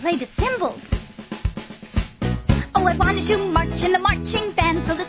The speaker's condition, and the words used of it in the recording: No condition.